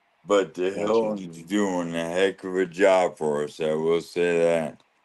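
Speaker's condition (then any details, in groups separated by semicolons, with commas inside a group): ALS; losing speech and swallowing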